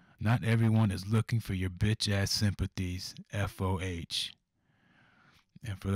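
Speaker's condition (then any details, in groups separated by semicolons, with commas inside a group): No condition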